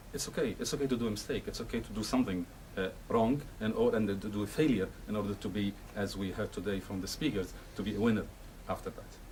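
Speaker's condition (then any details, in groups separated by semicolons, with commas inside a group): No condition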